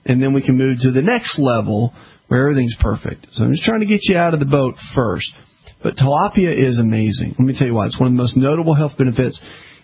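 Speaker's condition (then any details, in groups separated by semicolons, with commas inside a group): No condition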